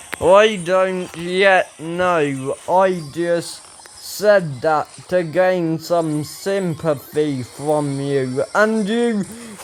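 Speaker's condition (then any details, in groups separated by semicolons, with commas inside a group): Ataxia; speech recently worse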